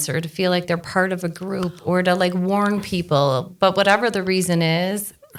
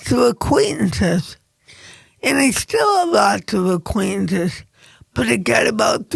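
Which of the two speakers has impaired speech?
The second: cerebral palsy; oxygen deprivation at birth, resuscitated at birth; about 73, vocal cords atrophied, gel then fat vocal cord injections; talked at four, drools slightly, voice worse after injection, lost projection.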